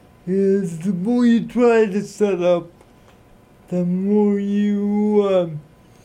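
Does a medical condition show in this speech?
Yes: cerebral palsy; uses Google devices and Google Assistant controlled by voice; voice recognized by Google Assistant and Google Voice devices.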